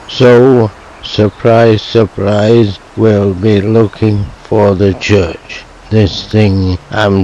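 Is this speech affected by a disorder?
Yes: motor neuron disease.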